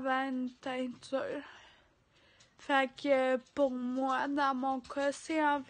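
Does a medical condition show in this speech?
Yes: ataxia; degenerative.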